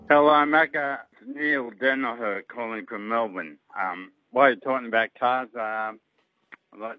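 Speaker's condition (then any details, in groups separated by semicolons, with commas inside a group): Motor neurone disease; diagnosed, no current treatment or cure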